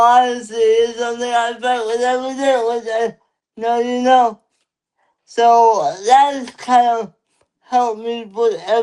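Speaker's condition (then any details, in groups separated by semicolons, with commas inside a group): Cerebral palsy; lifelong; limited energy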